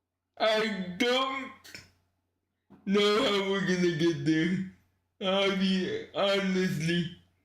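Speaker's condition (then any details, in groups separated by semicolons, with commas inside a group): Cerebral palsy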